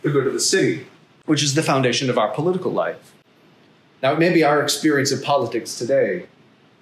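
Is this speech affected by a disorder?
No.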